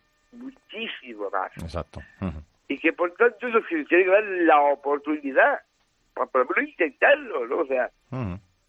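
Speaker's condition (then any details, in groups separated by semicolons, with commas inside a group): Down syndrome; trisomy 21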